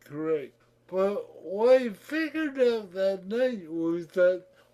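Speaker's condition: Cerebral palsy; childhood physiotherapy

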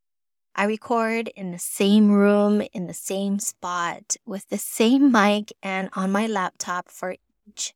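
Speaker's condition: No condition

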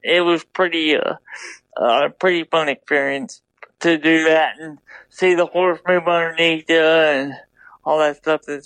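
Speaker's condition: Double hemiplegia cerebral palsy

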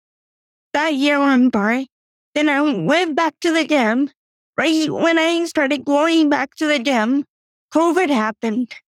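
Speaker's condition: Cerebral palsy; took first steps

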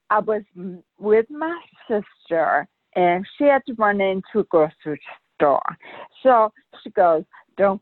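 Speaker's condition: Brain aneurysm rupture; sounds different than before, speech leads people to think deaf

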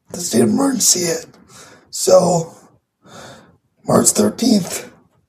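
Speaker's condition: Cerebral palsy; condition audible in voice

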